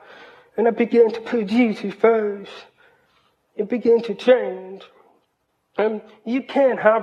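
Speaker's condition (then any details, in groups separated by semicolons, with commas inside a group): Hearing loss, cochlear implant; speech therapy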